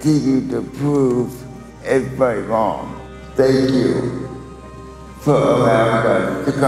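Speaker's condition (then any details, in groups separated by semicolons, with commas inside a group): Cerebral palsy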